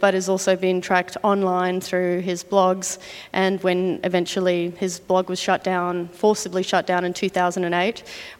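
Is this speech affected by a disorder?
No.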